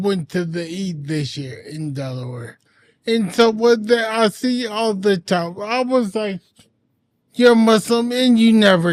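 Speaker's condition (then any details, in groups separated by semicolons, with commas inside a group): Anoxic brain injury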